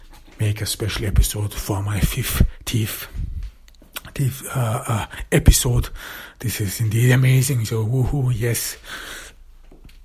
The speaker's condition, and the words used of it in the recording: Stuttering. I myself feel it in a way that my speaking has improved, that I some sort of, the more I talk, the more I speak, I stutter less.